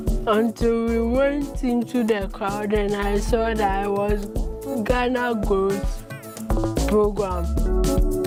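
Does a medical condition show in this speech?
Yes: cerebral palsy; from birth; present for 24 years.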